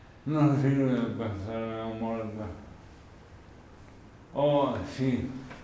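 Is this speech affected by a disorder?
Yes: amyotrophic lateral sclerosis; speech onset; diagnosed one to two months earlier; speech heavily impaired, largely unintelligible.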